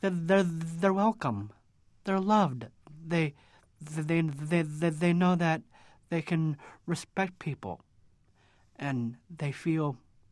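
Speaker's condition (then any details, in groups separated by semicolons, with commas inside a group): Down syndrome; cognitive disability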